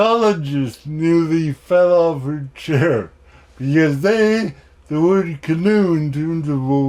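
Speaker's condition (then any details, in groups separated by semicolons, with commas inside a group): Cerebral palsy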